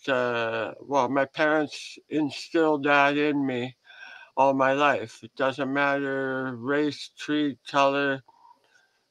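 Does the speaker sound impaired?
Yes: head and neck cancer surgery; 43% five-year survival odds then.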